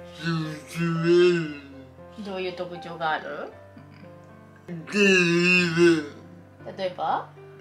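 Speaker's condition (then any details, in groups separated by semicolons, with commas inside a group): Cerebral palsy; severe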